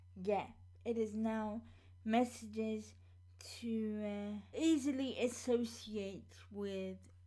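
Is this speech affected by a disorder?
Yes: cerebral palsy.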